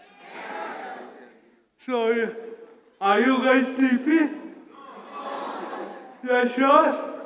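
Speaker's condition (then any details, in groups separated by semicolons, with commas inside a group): Cerebral palsy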